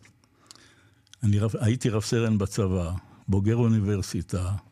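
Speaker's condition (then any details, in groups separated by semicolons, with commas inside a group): Parkinson's disease; recently diagnosed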